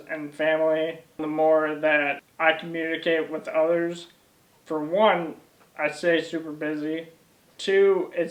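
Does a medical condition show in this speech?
Yes: ALS; onset in legs, then arms, then core.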